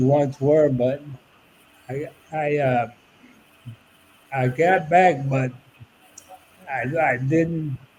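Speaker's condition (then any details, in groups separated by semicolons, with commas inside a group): ALS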